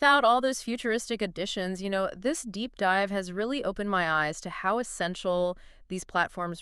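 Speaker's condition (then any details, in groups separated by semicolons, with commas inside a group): No condition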